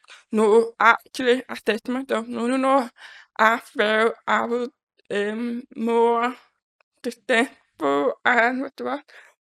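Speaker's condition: Deafness; congenital deafness, born deaf

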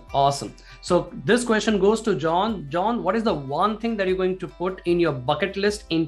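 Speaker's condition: No condition

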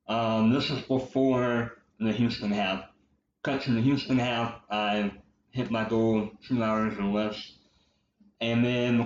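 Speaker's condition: Cleft lip and palate; congenital

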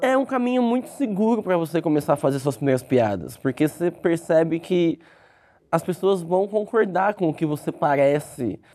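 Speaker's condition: Cleft lip; congenital cleft lip

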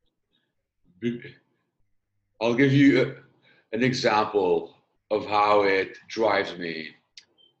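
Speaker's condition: Stutter; stutter from young age, intensified in teenage years; uses breathing technique learned on speech course in UK; audible stutter now, unusual sound, listeners react with surprise, confusion or discomfort; prolonged sounds, blocks

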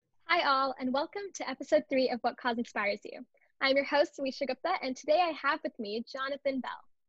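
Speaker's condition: No condition

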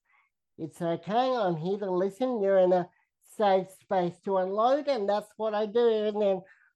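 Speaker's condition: Cerebral palsy; spastic quadriplegia, diagnosed at eight months old

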